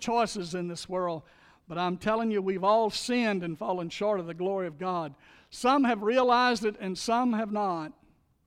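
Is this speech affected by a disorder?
No.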